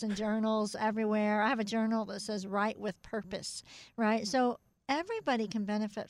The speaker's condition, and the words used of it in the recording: Cleft palate. Right now, I mean, this is not easy for me to do a radio interview.